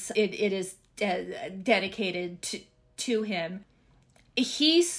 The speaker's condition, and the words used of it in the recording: Stuttering. Like, I am a stand-up comic who stutters and has dyslexia, and I've loved comedy my entire life, and that's why I have the book out now